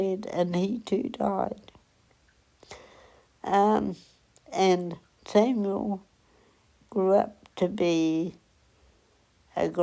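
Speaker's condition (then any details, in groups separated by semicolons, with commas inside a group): Cerebral palsy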